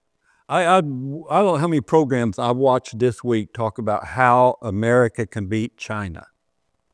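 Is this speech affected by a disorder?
No.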